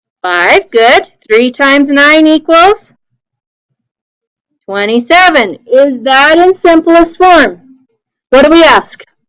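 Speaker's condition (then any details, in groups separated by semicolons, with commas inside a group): No condition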